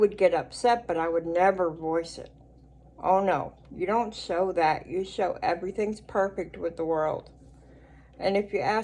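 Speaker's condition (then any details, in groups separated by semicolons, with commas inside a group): Cerebral palsy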